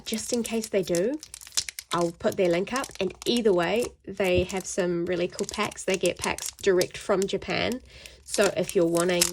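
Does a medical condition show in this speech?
No.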